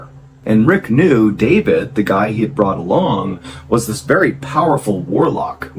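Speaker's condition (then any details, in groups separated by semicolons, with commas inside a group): No condition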